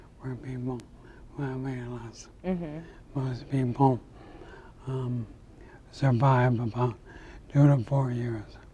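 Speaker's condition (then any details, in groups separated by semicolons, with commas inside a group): ALS; about 10 years after onset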